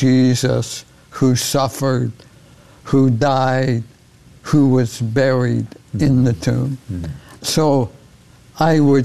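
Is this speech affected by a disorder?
Yes: ALS; progressive ALS.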